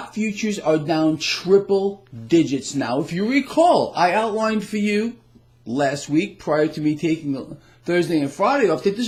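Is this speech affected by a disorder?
No.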